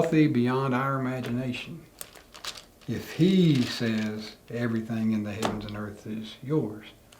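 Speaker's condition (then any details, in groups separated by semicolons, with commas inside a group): No condition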